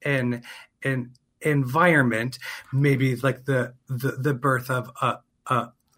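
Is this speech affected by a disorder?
Yes: stuttering, persistent developmental; childhood-onset stuttering, began around age three, persisted into adulthood, received speech therapy; stutters openly, comfortable stuttering openly; here repeated words, prolonged sounds.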